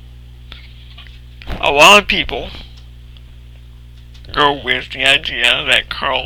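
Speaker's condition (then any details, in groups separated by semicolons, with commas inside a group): Cerebral palsy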